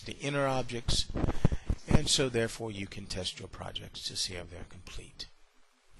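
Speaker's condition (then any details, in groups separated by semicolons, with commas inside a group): No condition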